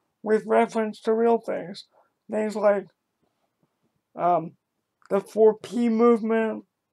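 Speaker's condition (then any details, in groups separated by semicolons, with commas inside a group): Cerebral palsy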